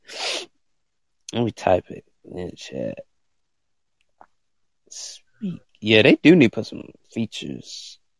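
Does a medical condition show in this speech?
Yes: stuttering; stuttering during this live audio chat; stutters during live talk, cannot help it, apologizes for stuttering; here prolonged sounds.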